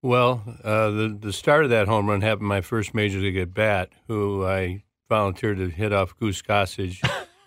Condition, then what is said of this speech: Parkinson's disease. Because my speech is, it's tough. Like I have to do speech therapies and, you know, so